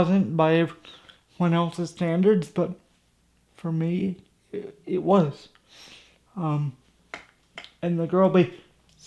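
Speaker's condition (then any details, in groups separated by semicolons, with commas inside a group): Cerebral palsy; from birth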